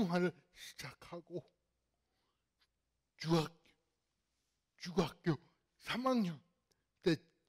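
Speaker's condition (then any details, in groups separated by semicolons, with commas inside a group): Cerebral palsy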